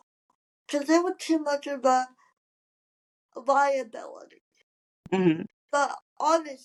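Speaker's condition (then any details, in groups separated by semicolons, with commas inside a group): Cerebral palsy; from birth, wheelchair user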